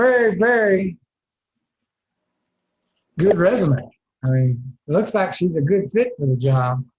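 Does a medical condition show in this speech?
No.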